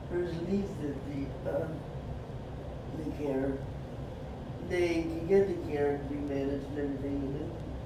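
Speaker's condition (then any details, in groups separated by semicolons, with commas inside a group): Cerebral palsy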